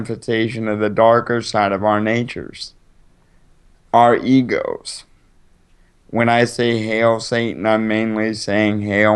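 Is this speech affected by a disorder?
Yes: cerebral palsy.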